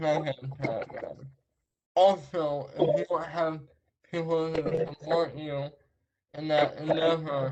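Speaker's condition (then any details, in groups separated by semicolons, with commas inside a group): Traumatic brain injury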